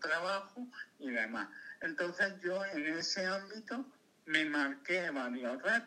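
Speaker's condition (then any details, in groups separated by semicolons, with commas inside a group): Cerebral palsy; lifelong physical motor disability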